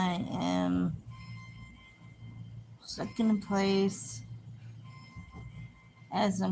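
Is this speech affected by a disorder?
Yes: cerebral palsy; head often turned sideways.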